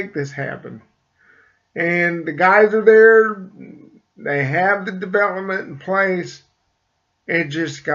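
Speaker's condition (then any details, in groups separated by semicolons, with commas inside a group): Cerebral palsy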